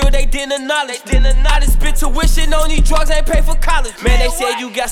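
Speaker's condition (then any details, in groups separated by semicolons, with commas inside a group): No condition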